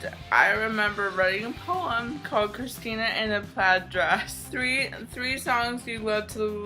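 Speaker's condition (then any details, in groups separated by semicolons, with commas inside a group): Cerebral palsy, mild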